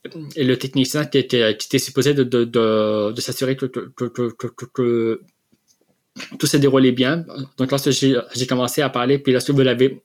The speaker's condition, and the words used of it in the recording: Stuttering. Si j'ai une présentation à 30 minutes, je fais souvent en sorte de pratiquer pendant 25 minutes au cas où j'ai un bégaiement sévère.